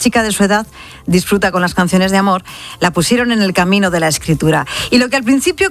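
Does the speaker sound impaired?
No.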